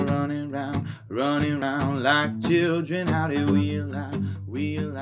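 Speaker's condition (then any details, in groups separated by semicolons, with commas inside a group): No condition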